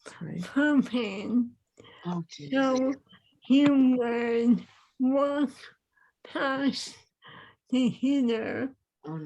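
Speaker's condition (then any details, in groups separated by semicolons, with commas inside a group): ALS; swallowing lost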